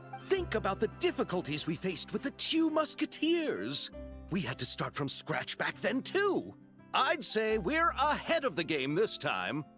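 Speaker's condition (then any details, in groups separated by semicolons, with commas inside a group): No condition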